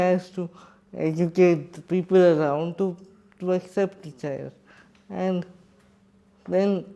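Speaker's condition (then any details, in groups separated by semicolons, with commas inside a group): Cerebral palsy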